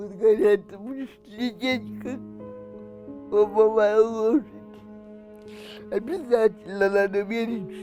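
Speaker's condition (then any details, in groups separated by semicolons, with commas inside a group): Cerebral palsy; cannot sit up or walk, uses wheelchair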